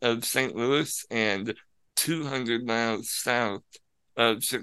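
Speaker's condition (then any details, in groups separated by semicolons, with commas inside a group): Spinal muscular atrophy; wheelchair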